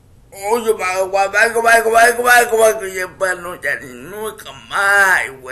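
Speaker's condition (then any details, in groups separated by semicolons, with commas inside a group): Cerebral palsy; uses wheelchair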